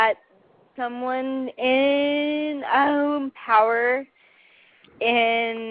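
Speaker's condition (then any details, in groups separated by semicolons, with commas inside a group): Cerebral palsy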